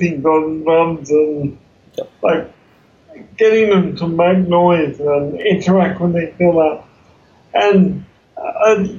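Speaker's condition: Cerebral palsy; congenital, wheelchair user

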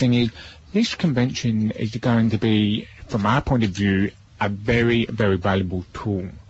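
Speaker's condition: Deafness; relies on lip reading host in studio, cannot hear music, only feels vibration

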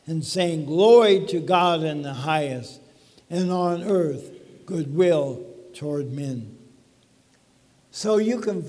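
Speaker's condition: ALS; may stumble and fall

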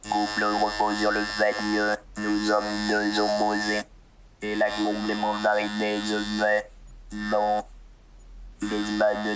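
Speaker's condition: Total pharyngolaryngectomy; speaks with laryngophone electrolarynx, speech therapy since january for oro-oesophageal voice, phonatory prosthesis asked about

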